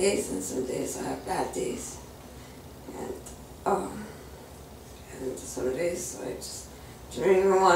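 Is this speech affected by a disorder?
Yes: cervical dystonia, spasmodic torticollis; DBS candidate, custom dental mouthpiece two days, improving.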